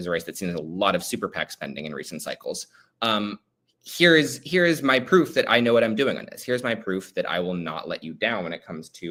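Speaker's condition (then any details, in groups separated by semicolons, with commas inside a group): No condition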